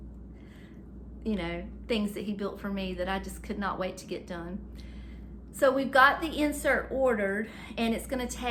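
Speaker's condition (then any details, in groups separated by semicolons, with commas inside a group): No condition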